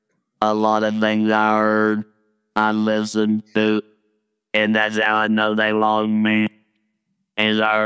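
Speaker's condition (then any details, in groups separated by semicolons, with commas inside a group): Laryngectomy, total laryngectomy with electrolarynx; electric wand held to throat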